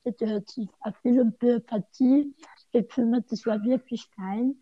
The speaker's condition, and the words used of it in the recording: Tongue cancer surgery. Also ich würde dich auch bitten, ich neige leider dazu, dann sehr schnell zu sprechen.